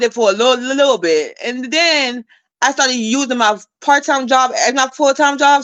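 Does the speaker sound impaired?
Yes: stuttering; here repeated sounds.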